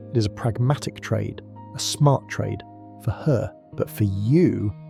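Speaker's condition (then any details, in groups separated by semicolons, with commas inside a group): No condition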